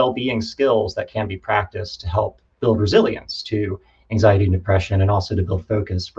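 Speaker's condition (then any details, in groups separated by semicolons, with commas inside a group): No condition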